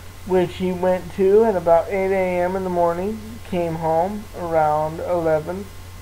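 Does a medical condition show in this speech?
Yes: cerebral palsy.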